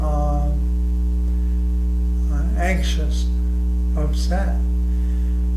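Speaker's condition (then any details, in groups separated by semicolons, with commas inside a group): ALS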